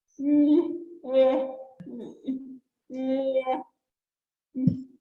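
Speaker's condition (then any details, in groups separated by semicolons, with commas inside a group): Cerebral palsy; since birth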